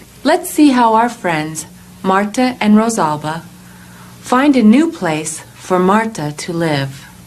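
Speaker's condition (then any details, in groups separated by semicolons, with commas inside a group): No condition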